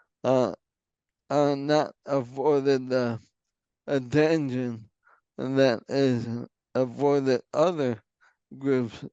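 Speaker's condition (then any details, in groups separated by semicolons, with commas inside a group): ALS; onset left hand weakness, then right hand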